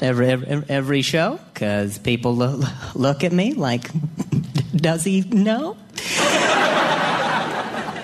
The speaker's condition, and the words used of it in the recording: Stuttering. You'd actually be surprised the number of times people come up and they're like, I'll bet that's not your real voice.